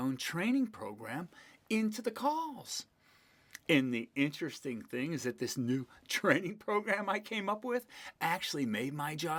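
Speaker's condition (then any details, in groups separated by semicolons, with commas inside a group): No condition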